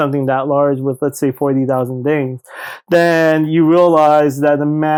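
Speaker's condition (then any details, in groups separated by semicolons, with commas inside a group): No condition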